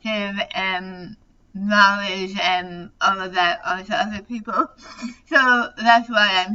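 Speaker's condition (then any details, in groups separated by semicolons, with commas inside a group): Tongue cancer surgery; over half of tongue removed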